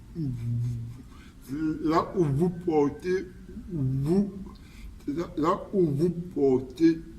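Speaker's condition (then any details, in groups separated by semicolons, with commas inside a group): Cerebral palsy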